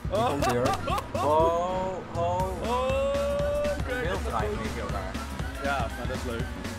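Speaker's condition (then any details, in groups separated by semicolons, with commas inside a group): No condition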